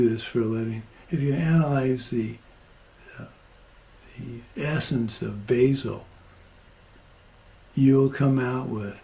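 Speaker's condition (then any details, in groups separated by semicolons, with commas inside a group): Parkinson's; progressing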